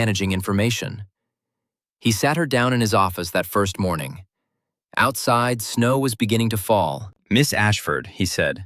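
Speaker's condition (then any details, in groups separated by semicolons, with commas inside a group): No condition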